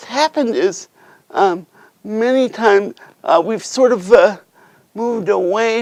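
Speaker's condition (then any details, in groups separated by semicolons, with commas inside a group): Cerebral palsy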